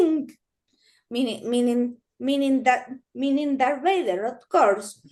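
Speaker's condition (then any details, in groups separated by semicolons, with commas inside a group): Cerebral palsy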